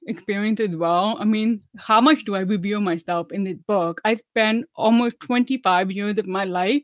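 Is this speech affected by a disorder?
Yes: deafness, meningitis-caused; deaf since age 4 from severe meningitis, relearned English and how to speak; uses hearing aids and closed captioning, not fluent in sign language; about 10 years of speech therapy, often told speaks really well for deaf person.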